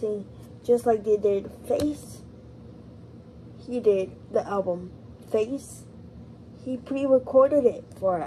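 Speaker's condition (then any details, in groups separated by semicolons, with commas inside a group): Cerebral palsy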